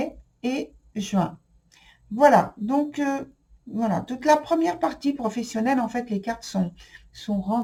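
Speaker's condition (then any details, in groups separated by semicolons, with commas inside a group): No condition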